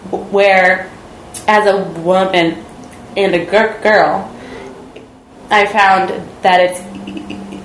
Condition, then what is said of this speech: Stuttering. And doing that, I found that like the best thing to make that happen is to stutter more.